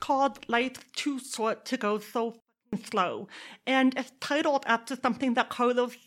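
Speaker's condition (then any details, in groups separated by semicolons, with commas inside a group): Deafness; deaf accent combined with Texas accent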